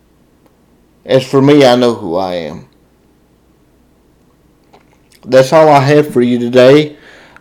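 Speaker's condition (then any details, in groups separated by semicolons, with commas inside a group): Cerebral palsy, spastic diplegia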